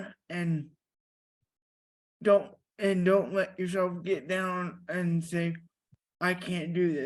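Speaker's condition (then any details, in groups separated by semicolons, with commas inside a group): Cerebral palsy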